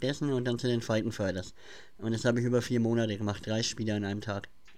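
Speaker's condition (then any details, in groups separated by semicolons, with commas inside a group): Cleft palate; present since childhood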